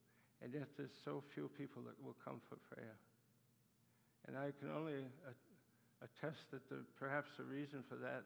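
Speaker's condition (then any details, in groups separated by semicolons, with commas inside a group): Parkinson's disease; neuropathy attacks nerves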